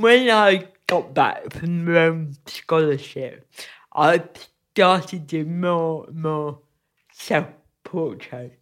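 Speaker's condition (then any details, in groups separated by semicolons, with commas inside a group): Cerebral palsy; careful movement needed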